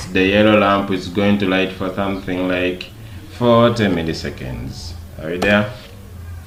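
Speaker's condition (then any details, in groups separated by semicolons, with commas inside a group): No condition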